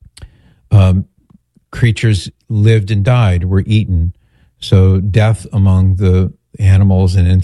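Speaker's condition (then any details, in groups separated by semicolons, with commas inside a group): No condition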